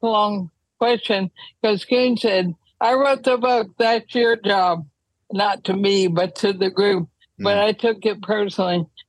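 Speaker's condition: ALS; wheelchair use when traveling

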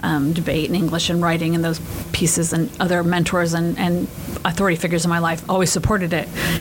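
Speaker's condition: No condition

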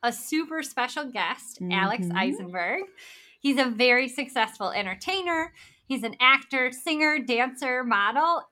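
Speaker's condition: Bilateral cleft lip and palate; congenital

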